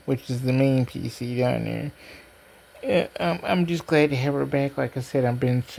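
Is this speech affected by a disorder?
Yes: cerebral palsy; diplegia.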